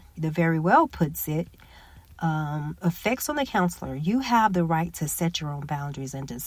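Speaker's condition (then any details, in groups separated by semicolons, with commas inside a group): No condition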